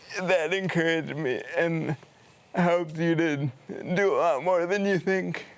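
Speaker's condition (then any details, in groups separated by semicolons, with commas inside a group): Cerebral palsy; from birth, premature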